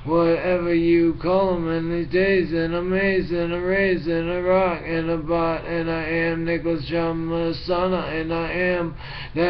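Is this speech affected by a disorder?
Yes: brain injury.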